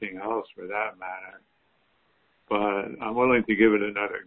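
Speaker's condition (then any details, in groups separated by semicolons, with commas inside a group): Parkinson's disease; symptoms worsened by recent stressful move, just started Chinese herbal tonics, acupuncture planned by Korean practitioner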